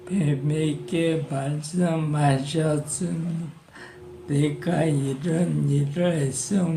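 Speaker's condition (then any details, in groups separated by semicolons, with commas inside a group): Parkinson's disease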